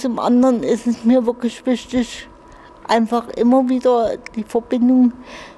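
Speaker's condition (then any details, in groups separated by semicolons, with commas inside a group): Infantile cerebral palsy, spastic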